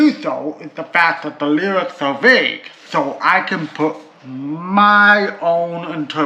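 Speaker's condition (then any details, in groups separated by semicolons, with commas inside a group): Cerebral palsy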